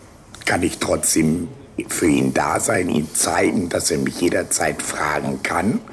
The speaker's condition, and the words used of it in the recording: Laryngectomy. Und der Schluckschlauch im Eingang des Rachens, der kann genau das Gleiche, was die Stimmlippen können.